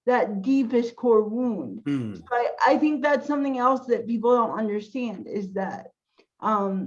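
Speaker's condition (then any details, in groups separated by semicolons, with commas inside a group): Cerebral palsy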